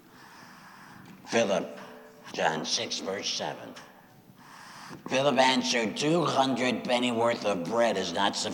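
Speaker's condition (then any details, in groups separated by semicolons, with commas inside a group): Laryngectomy after throat cancer; recurred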